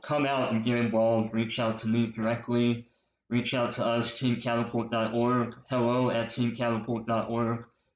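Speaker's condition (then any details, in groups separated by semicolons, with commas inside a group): Cleft lip and palate, popliteal pterygium syndrome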